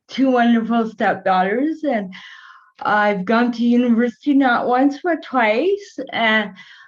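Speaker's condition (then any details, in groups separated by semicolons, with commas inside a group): Cerebral palsy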